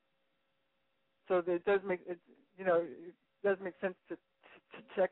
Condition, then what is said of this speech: Parkinson's disease. You're back normal speaking, which is great to hear.